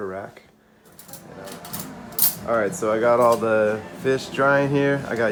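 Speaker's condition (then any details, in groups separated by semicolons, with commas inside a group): No condition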